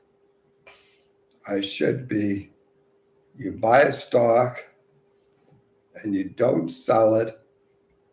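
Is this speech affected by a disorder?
Yes: multiple sclerosis.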